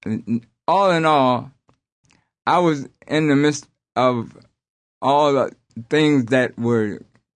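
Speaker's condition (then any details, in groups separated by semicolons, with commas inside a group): Aphasia after strokes; aphasia caused by multiple strokes; stuttering after strokes, had to repeat everything, impediment not heard when singing, less noticeable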